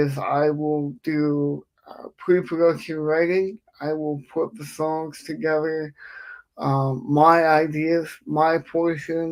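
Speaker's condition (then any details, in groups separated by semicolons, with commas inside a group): Cerebral palsy; affects speech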